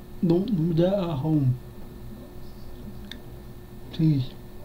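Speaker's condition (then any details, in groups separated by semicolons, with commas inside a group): Cerebral palsy; movement disorder, jerky movements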